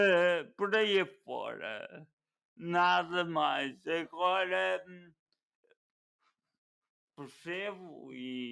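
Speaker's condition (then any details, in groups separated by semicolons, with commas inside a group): Cerebral palsy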